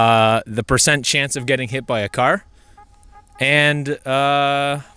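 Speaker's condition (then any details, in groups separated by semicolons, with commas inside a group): No condition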